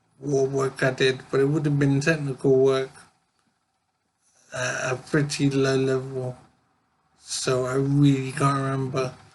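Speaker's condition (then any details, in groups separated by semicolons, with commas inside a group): Brain injury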